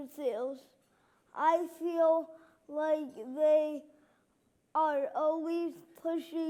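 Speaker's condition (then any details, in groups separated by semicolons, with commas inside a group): Cerebral palsy; left hand and left side affected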